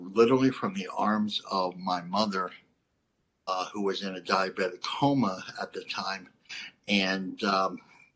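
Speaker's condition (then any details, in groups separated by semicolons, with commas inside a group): Cleft lip and palate; lisp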